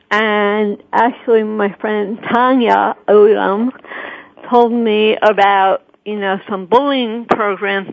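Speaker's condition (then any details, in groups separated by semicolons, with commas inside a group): Cerebral palsy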